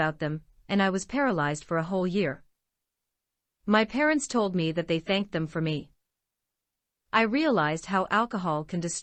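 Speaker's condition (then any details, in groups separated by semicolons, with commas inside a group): No condition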